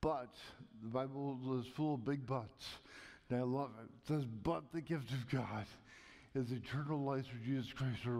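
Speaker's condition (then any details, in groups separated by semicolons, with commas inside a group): Cerebral palsy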